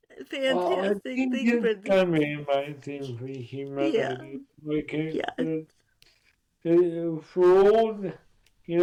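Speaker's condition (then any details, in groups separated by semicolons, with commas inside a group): Cerebral palsy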